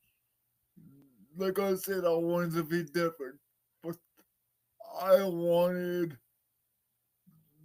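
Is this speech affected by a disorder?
Yes: cerebral palsy.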